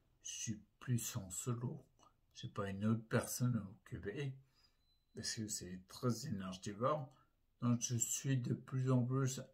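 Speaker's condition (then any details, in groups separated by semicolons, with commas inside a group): Primary progressive multiple sclerosis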